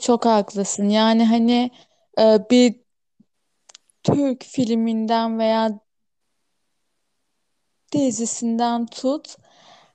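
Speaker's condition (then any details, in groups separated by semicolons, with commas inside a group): Stuttering; familial stuttering, mother also stutters, stuttering center around age 13, joined Kekemeler Derneği at 25-26; asks listeners to wait until words come out; blocks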